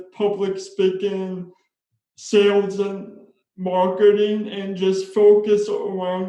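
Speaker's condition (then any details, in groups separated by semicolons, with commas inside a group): Spastic cerebral palsy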